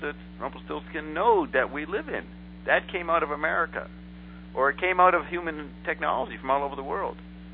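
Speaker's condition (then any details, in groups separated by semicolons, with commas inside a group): No condition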